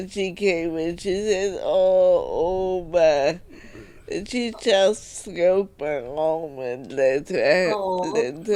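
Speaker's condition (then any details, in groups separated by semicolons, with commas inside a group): Multiple sclerosis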